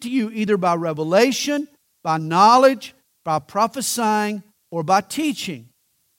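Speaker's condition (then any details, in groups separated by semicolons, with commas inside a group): No condition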